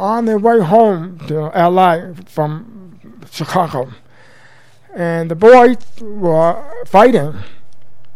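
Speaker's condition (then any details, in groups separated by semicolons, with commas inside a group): Profound deafness since birth, congenital; learned speech via daily school speech therapy, mother's home drills feeling throat vibrations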